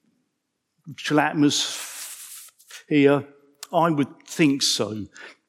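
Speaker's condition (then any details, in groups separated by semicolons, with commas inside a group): Stammer; stammer audible in speech; prolonged sounds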